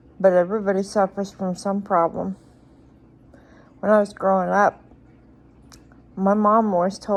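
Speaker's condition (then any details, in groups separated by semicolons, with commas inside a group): Cerebral palsy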